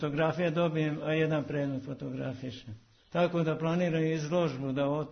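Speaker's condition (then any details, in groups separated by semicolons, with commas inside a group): Parkinson's disease; walks about 8 km daily, very active, reports no difficulties from the illness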